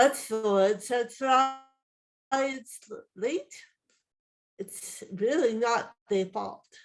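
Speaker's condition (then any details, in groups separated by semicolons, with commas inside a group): Cerebral palsy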